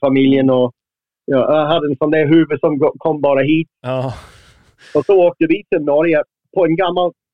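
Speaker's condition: No condition

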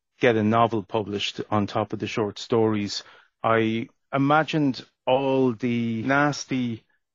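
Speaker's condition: No condition

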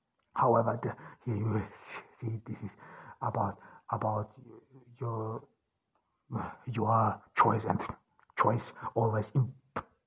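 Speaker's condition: Stuttering; cause unknown, only one in family who stutters, german mother tongue, born in austria; seen as an obstacle to recording audiobooks; repeated sounds, repeated words, prolonged sounds, blocks

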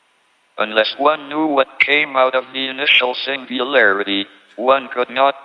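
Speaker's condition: ALS, tracheotomy, speech-generating device; computerized speech synthesizer

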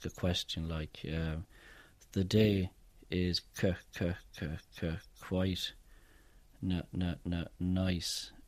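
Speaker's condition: Stammer; long-standing stammer, about 25 years of hardship, smokes about 50 cigarettes daily as prop for speech; on course using technique to slow speech and break phobia of stammering; stoppages and stammering noticed by others, lifelong avoidance of stammering and socialising, daily fear; repeated sounds, prolonged sounds

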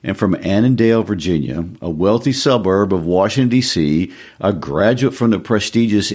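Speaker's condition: No condition

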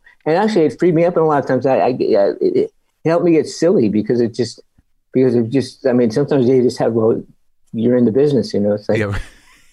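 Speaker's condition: Parkinson's disease; cannot type or write

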